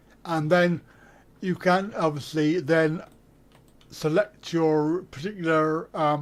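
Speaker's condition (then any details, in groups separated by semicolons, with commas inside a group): Cerebral palsy; back surgery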